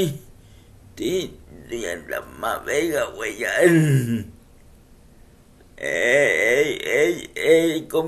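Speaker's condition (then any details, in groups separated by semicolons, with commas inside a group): Cerebral palsy; speech affected by condition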